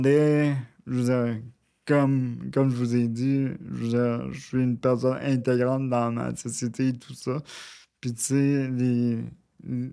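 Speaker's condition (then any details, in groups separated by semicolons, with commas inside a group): Cerebral palsy, near quadriplegia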